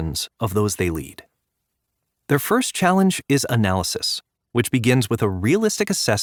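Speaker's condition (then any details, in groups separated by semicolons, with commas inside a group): No condition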